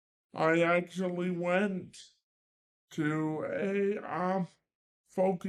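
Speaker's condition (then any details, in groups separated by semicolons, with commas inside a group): Cerebral palsy; limited hand dexterity, cannot write; very slow typing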